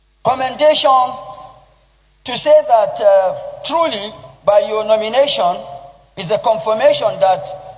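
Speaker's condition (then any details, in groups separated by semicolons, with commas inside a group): No condition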